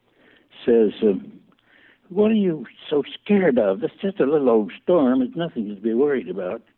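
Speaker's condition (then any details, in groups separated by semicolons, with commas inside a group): Parkinson's; slowly progressive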